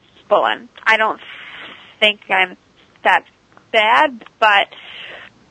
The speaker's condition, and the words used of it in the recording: Stuttering. I still stutter on the first word, like on set of a new sentence, but once I start talking, it's rare that I stutter at all, really.